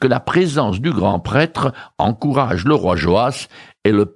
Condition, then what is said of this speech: None; typical speech.